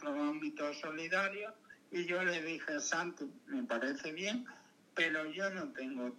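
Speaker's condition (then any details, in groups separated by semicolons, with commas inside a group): Cerebral palsy; lifelong physical motor disability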